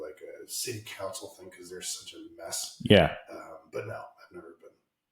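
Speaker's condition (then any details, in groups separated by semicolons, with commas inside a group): No condition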